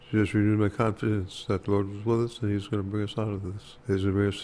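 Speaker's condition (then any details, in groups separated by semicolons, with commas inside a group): Parkinson's disease; hard time walking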